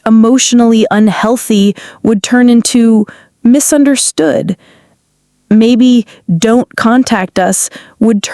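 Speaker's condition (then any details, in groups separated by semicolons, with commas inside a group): No condition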